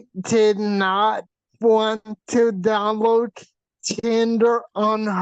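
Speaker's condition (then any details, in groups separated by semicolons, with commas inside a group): Facial paralysis from hydrocephalus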